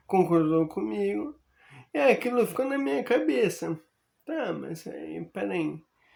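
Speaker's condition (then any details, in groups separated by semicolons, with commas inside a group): Amyotrophic lateral sclerosis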